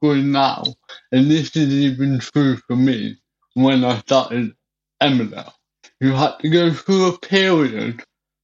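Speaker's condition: Cerebral palsy; wheelchair

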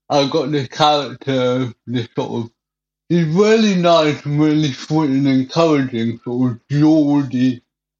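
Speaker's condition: Cerebral palsy; wheelchair

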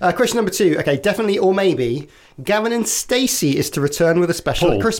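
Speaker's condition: No condition

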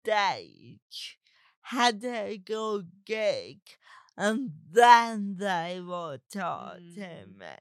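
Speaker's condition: Cerebral palsy; talks differently

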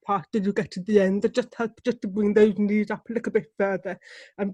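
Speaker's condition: Deafness; relies on lip reading

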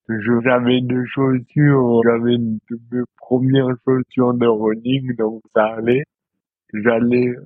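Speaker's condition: Dystonia; present since birth

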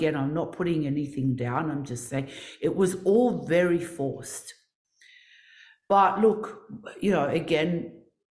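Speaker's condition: No condition

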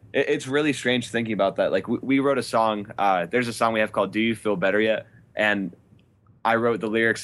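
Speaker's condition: No condition

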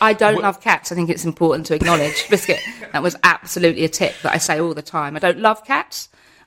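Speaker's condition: Tourette's; vocal and motor tics, wheelchair user, tics vary unpredictably, worsen with heightened emotion; tics quite noticeable, frequent vocal tics throughout conversation; sausage, hedgehog, cats, beans, swearing and random phrases interrupting speech

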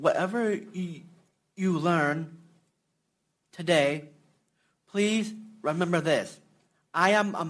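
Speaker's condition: Down syndrome; adult man; has lectured at universities and spoken to thousands publicly

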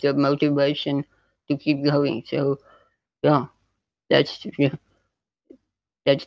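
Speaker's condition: Spinal muscular atrophy type 2; neuromuscular

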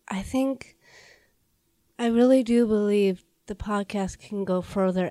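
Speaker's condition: Down syndrome; known since infancy

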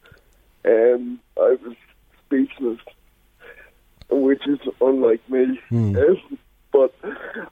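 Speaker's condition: Cerebral palsy; visibly apparent disability; slurred speech, often mistaken for drunkenness

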